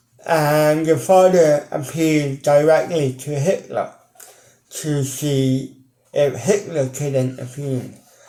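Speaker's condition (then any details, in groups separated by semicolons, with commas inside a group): Cerebral palsy, ataxic, mild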